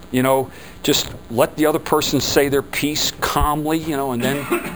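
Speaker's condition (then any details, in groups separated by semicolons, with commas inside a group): No condition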